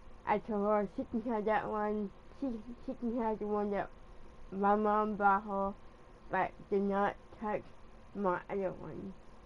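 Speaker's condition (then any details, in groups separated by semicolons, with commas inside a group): Cerebral palsy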